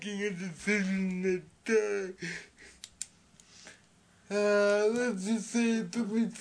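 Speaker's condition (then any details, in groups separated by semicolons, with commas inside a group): Speech impediment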